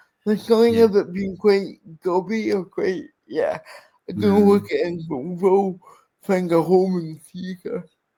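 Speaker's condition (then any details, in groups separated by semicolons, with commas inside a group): Cerebral palsy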